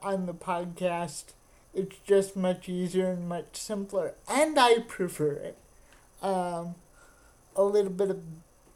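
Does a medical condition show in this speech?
Yes: cerebral palsy; wheelchair user.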